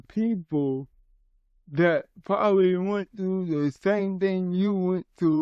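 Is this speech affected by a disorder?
Yes: cerebral palsy; from birth.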